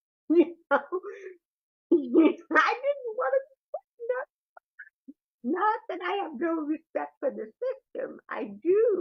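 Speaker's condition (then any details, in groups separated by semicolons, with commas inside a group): Cerebral palsy; neck surgery at 43; slow typing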